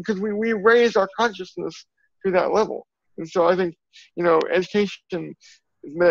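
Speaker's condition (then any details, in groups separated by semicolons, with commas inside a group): Cerebral palsy; from birth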